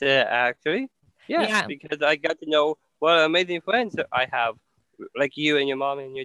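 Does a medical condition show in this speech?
Yes: Down syndrome; communicates very clearly per host, experienced giving many speeches.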